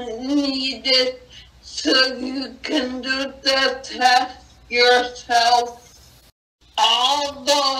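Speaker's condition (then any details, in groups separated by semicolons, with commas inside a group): Acquired brain injury; cannot talk as before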